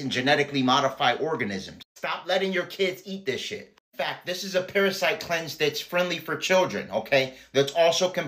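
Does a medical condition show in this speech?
No.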